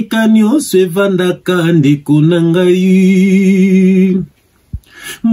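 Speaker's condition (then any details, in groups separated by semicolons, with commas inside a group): No condition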